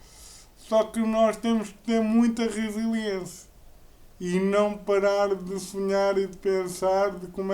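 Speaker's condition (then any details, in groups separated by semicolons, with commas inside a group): Cerebral palsy; uses a wheelchair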